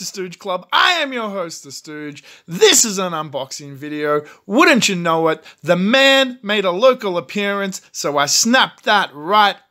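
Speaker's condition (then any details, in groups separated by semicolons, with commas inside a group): No condition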